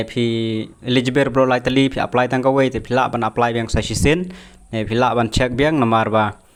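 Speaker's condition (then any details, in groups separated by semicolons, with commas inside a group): No condition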